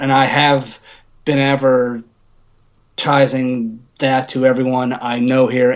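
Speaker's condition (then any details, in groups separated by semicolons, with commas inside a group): Stuttering; covert stuttering, hidden for years, struggled with speech since early years; went back to speech therapy as adult, now open about stuttering, National Stuttering Association member since 2006; stuttered badly when nervous or anxious, sometimes only mild, avoided speaking roles, chose behind-camera work; blocks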